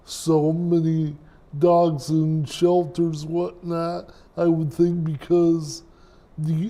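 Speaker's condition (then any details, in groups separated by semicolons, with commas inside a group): Cerebral palsy; speech impairment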